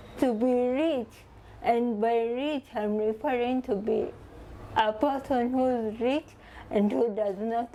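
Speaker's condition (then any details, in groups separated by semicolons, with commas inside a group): Cerebral palsy; from birth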